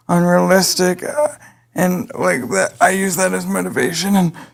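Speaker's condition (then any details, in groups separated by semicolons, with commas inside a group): Cerebral palsy; able to speak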